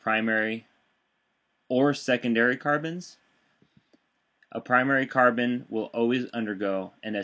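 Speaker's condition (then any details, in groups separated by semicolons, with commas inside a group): No condition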